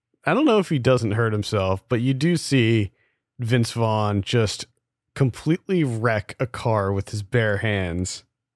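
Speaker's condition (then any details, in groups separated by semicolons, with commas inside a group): No condition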